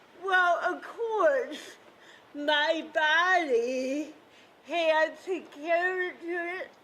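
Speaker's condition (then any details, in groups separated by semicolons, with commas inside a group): Cerebral palsy; visibly different body movements; voice with a CP accent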